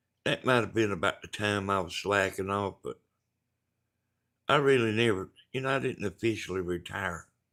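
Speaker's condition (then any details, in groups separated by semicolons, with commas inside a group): Brain bleed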